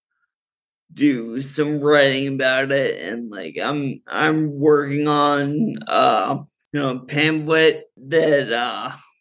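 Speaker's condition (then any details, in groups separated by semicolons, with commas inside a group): Friedreich's ataxia; progressive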